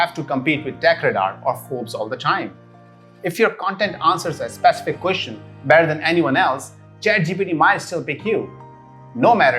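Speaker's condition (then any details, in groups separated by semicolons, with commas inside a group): No condition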